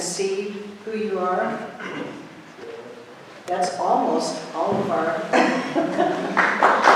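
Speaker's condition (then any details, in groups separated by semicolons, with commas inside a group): No condition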